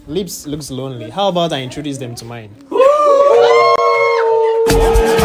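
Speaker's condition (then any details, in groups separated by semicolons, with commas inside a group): No condition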